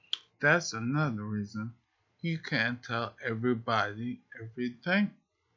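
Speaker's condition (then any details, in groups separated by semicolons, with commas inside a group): Multiple sclerosis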